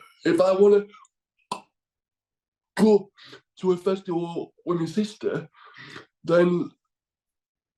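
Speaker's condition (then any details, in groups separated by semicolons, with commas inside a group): Cerebral palsy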